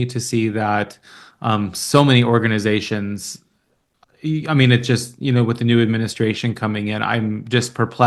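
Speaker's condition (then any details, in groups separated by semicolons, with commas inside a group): No condition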